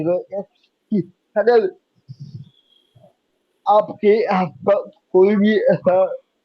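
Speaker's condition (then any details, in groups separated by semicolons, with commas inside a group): Cerebral palsy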